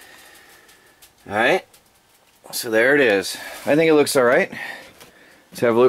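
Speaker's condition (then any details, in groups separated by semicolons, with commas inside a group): No condition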